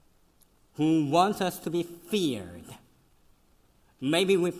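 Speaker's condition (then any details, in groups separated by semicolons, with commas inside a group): Cleft lip and palate; congenital, severe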